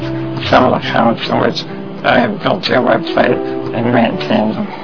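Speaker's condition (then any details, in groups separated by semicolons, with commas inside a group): Spinal muscular atrophy; trach suctioning when lungs congested, permanent tube-fed liquid diet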